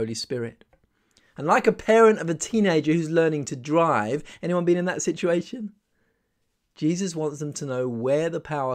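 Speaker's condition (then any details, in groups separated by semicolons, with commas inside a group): No condition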